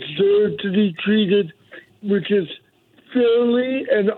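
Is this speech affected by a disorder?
Yes: cerebral palsy; able to walk and run until a couple of years ago, mobility declined since; speech impediment, voice more heightened when tense or nervous, can be heard as aggressive.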